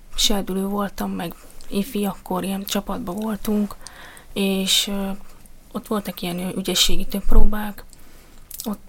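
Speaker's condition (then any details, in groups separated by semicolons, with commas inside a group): Deafness; cochlear implant 2.5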